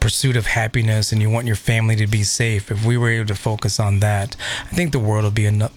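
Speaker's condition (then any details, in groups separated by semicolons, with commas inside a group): No condition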